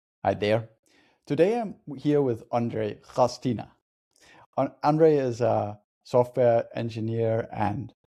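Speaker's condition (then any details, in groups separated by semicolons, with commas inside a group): No condition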